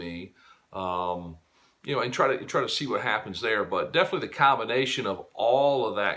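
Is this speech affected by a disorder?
No.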